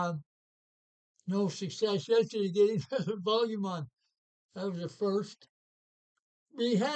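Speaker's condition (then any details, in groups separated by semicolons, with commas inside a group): Parkinson's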